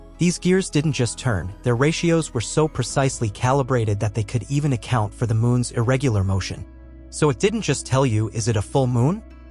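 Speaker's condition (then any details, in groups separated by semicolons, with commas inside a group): No condition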